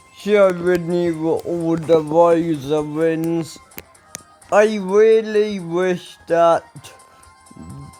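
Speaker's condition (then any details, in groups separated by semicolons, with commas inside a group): Ataxia; speech recently worse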